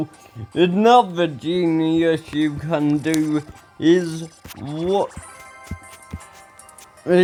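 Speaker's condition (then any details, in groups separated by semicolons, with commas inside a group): Ataxia; speech recently worse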